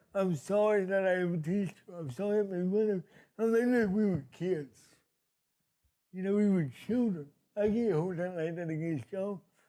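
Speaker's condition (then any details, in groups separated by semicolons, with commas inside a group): Cerebral palsy; present since birth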